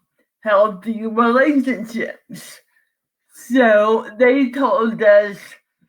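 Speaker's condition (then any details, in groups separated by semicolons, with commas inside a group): Cerebral palsy; from birth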